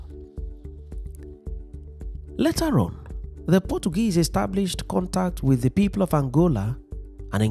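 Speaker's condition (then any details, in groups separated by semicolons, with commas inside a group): No condition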